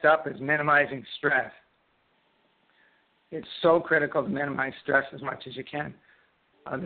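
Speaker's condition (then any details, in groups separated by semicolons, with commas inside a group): Parkinson's disease; left-sided onset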